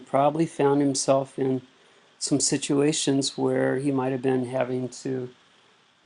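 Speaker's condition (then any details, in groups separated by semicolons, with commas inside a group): No condition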